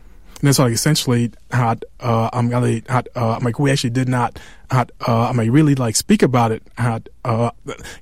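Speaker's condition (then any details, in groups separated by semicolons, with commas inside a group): Stutter; stutter present before age nine, much worse after older brother's arrest for murder at nine; stutter still present after about 36 years; stutter audible when speaking; repeated words, prolonged sounds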